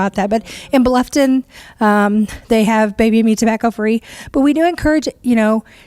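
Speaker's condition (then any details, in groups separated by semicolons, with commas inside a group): No condition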